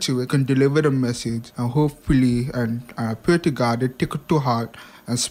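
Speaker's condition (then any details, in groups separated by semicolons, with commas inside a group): Hearing impairment; past speech impediment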